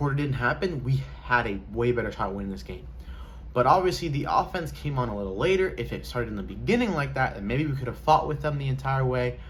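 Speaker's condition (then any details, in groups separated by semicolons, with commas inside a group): No condition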